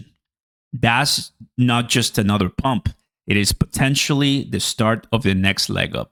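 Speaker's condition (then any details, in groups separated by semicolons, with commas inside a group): No condition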